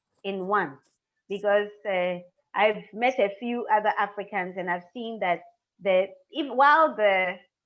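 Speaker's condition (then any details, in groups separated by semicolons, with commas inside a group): No condition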